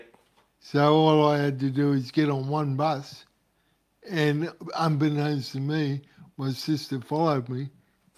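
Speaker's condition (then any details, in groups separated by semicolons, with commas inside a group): Cerebral palsy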